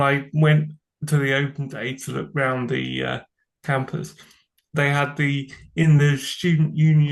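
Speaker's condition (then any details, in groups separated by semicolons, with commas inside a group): Cerebral palsy; from birth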